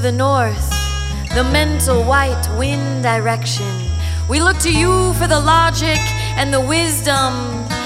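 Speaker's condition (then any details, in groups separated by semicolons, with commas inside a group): No condition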